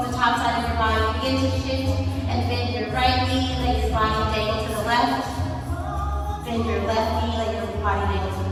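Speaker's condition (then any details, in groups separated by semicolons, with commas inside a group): No condition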